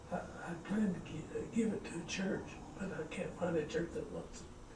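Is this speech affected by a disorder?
Yes: Parkinson's; slowing down.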